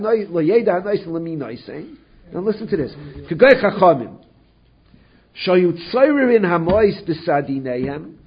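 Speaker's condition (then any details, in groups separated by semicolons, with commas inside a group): No condition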